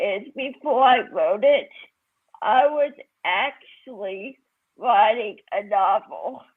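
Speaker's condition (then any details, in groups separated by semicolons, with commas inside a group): Cerebral palsy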